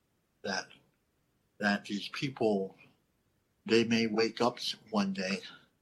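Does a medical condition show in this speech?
Yes: cleft lip and palate; lisp.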